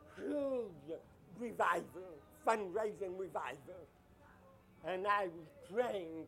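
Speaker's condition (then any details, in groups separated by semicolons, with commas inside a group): Deafness, acquired at age 5 from German measles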